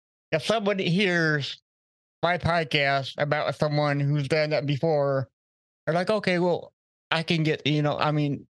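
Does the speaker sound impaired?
Yes: cerebral palsy; very mild cerebral palsy, walks with a walker, no power chair needed; has walker with him at recording.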